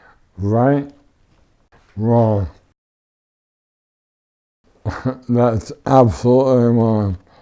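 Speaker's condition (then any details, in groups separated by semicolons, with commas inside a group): ALS; power wheelchair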